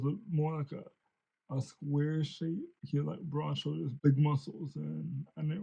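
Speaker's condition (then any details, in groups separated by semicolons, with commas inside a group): Cerebral palsy; since birth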